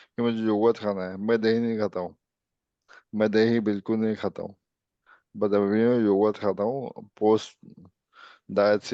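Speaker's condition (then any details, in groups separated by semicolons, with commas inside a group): ALS; speech improved a little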